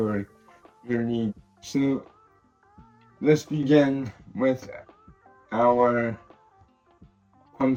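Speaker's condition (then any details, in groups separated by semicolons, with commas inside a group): Cerebral palsy; tends to mess up words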